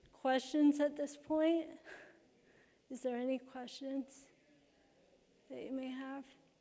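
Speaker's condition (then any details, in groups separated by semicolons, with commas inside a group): Cerebral palsy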